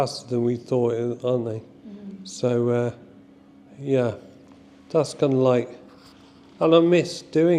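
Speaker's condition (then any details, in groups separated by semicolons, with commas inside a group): Motor neurone disease; ALS type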